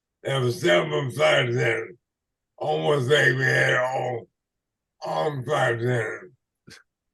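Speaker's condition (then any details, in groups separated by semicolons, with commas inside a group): ALS/MND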